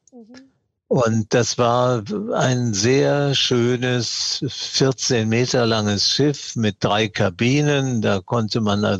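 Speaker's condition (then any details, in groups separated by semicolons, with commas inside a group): Parkinson's disease; mild course, ongoing tremor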